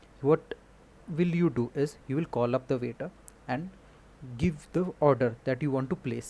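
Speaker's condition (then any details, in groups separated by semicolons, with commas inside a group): No condition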